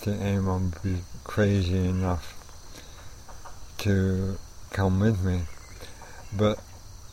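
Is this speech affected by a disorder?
Yes: amyotrophic lateral sclerosis; onset just over a year ago, trouble forming guitar chords with left hand, left arm most affected; diagnosed by neurologist, first thought nerve compression from cycling, still cycling long distances; voice already affected, formerly soft-spoken with quiet voice.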